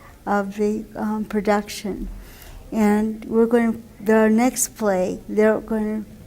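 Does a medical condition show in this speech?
Yes: cerebral palsy; wheelchair user.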